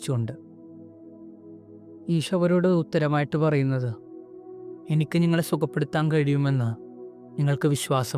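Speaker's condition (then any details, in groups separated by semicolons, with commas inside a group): No condition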